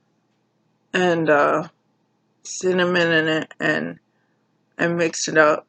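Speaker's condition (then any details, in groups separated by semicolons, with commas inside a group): Cerebral palsy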